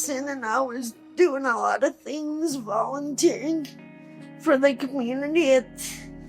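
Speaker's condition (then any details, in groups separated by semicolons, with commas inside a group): Cerebral palsy, quadriplegic; quadriplegic, from birth, all four limbs, oxygen deprivation at birth; needs 24-hour care, assisted out of bed; able to speak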